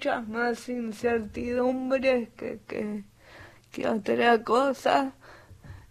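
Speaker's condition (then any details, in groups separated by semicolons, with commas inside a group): Cerebral palsy; acquired language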